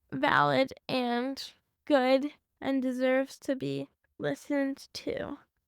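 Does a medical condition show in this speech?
Yes: cerebral palsy.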